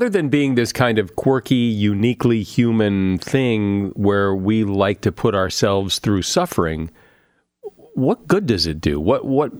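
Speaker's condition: No condition

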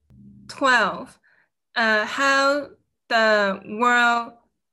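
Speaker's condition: Aphasia; aphasia after being hit by car walking home two years ago, called stroke, attends SCC; about two years since onset, improving but still slow; slow speech, struggled to say own words early on, memory intact but speaking affected

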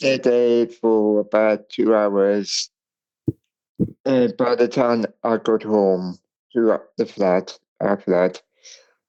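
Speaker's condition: Cerebral palsy; speech impairment

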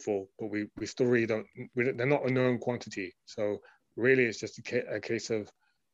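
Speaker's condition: No condition

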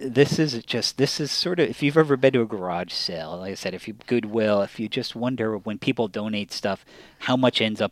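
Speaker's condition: No condition

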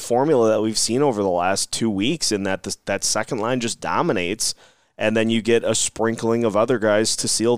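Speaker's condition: No condition

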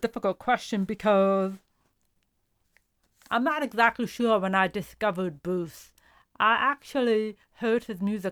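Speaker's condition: Profound deafness; uses hearing aids

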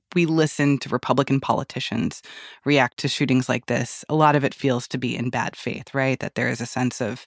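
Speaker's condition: No condition

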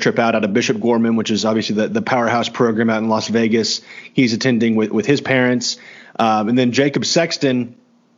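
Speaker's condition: No condition

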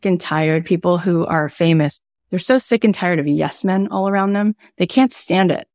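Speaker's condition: No condition

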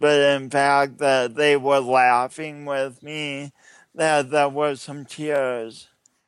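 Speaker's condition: Cerebral palsy; audible throughout recording

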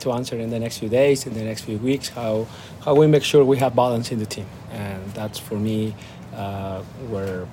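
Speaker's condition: No condition

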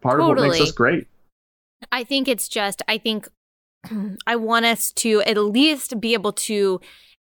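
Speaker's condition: No condition

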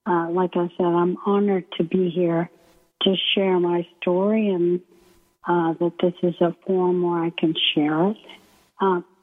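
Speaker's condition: ALS; weak breathing muscles, hard to speak, may sound weak or unclear, paces speech with breathing, slowing, pausing

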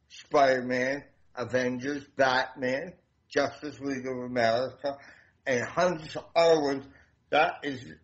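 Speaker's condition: Damaged voice box; voice sounds noticeably different, self-conscious about voice, limits meeting people

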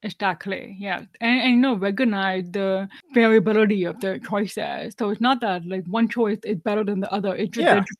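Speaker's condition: Deafness, 99% hearing loss, severe

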